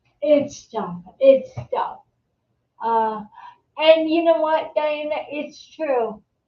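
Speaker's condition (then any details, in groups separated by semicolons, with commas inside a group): Multiple sclerosis; secondary progressive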